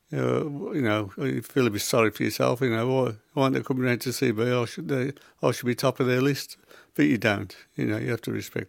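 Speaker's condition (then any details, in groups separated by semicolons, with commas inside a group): Parkinson's; began as little finger tremor spreading to whole hand within 4-5 weeks; symptoms possibly audible in voice, may sound quieter and slower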